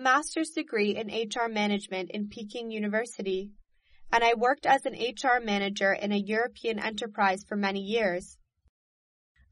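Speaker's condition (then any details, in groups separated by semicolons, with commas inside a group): No condition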